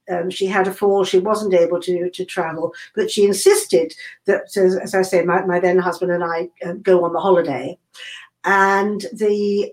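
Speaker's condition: No condition

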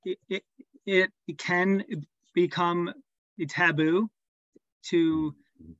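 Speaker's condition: Stuttering; developmental stuttering, onset at age 7 just before first grade, extended family history; age 24, about 17 years since onset, no longer afraid of stuttering; still stutters, grew more prominent in childhood, formerly avoided speaking, past fluency-technique therapy with breathing, later acceptance therapy with Josh, tried psychiatrist-prescribed stuttering medication; blocks

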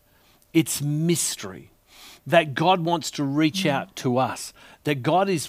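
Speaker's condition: No condition

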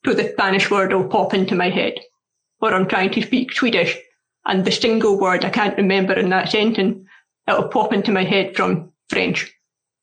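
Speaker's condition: Deafness; learning braille

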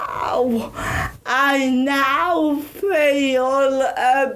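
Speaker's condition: Cerebral palsy; slow speech

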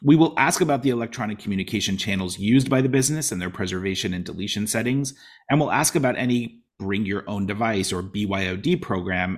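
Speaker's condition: No condition

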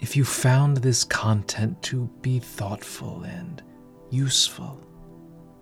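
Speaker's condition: No condition

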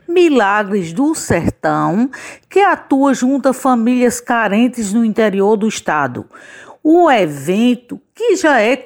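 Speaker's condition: No condition

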